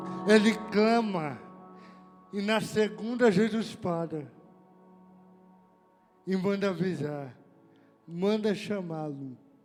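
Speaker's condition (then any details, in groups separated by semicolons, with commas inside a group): Cerebral palsy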